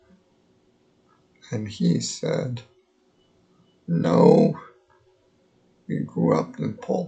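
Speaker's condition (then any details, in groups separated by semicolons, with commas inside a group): Multiple sclerosis; lives in care home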